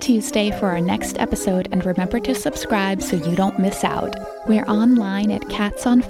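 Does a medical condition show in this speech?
No.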